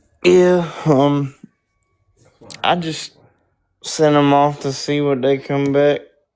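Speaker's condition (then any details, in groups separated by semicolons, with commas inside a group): Spastic quadriplegic cerebral palsy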